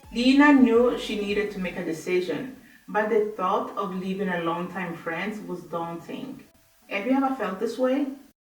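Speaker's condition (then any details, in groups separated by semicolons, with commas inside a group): No condition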